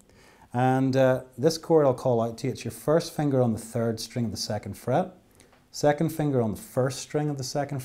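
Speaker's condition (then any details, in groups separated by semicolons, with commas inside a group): No condition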